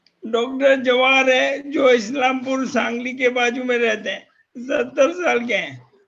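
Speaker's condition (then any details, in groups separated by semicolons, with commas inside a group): Motor neurone disease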